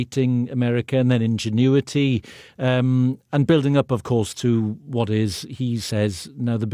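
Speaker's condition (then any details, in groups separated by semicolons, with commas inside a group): No condition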